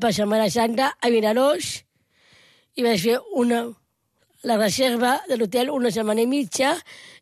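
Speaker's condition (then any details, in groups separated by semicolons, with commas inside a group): Down syndrome; intellectual disability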